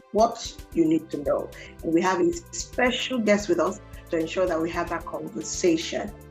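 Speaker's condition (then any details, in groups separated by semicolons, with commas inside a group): No condition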